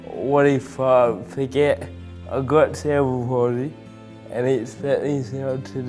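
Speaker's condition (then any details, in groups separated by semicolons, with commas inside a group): Cerebral palsy; birth injury; slurred speech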